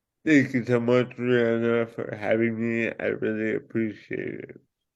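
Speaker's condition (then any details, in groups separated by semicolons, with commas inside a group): Cerebral palsy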